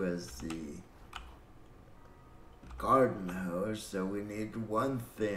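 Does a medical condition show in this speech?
Yes: cerebral palsy; breathing fine.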